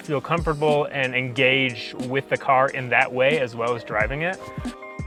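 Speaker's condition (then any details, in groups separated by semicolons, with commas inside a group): No condition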